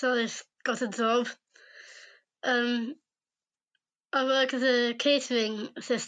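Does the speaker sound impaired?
Yes: Down syndrome.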